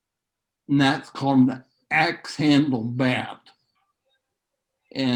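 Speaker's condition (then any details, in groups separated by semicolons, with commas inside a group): Neurological disease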